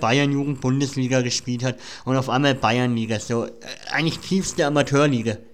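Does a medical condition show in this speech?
Yes: cleft palate; speech impediment.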